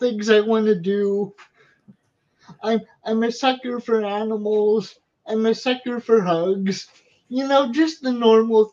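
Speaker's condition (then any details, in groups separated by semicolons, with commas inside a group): Cerebral palsy; wheelchair user, physical therapy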